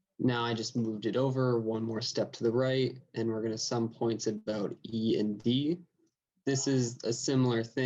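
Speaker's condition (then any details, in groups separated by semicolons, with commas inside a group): No condition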